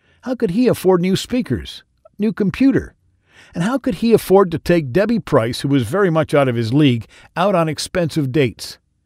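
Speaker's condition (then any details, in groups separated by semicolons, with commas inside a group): No condition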